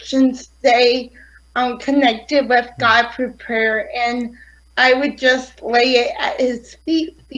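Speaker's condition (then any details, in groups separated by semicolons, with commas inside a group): Cerebral palsy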